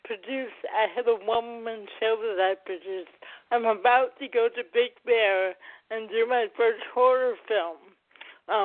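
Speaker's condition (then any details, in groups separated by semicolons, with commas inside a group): Cerebral palsy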